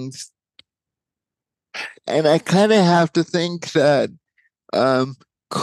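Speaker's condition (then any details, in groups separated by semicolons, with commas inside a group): Cerebral palsy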